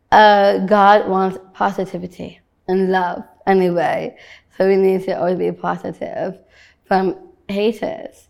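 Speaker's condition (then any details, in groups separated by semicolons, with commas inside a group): Down syndrome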